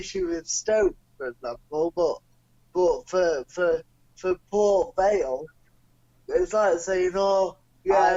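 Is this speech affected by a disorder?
Yes: cerebral palsy; non-progressive.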